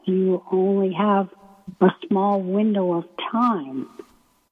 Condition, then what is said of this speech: ALS (motor neuron disease). I've learned to pace myself when I speak with my breathing